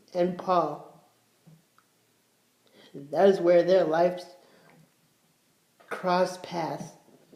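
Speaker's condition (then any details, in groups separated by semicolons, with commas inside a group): Cerebral palsy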